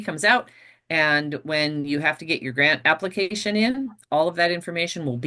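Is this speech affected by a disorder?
No.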